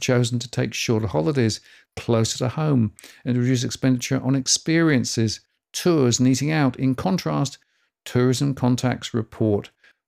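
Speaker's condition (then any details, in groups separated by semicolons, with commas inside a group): No condition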